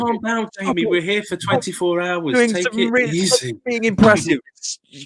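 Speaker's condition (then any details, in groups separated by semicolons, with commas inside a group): No condition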